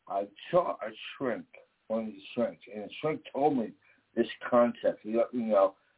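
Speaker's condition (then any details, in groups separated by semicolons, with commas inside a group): Damaged vocal cord; traumatic brain injury from house fire, uncontrollable hand movement, writing problems; about 40 years since injury; speech impairment noted by host, may talk too fast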